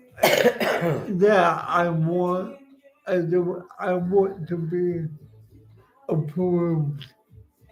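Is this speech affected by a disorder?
Yes: cerebral palsy; uses wheelchair.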